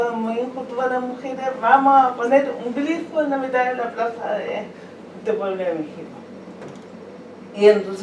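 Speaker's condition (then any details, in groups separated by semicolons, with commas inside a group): Cerebral palsy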